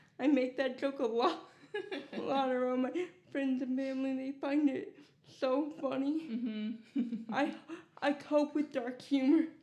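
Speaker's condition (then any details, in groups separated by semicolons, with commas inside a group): Cerebral palsy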